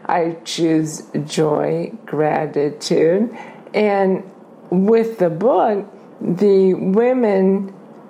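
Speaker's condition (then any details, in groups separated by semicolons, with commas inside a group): ALS; onset with falling while running and a limp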